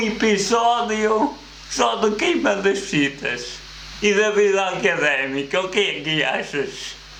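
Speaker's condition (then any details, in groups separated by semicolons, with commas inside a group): Cerebral palsy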